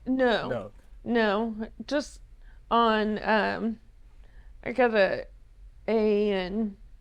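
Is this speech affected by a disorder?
Yes: ALS.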